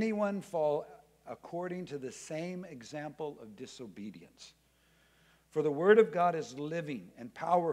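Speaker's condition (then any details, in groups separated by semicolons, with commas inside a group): No condition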